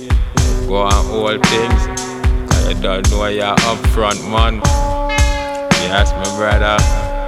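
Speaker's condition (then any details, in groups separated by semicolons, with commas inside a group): No condition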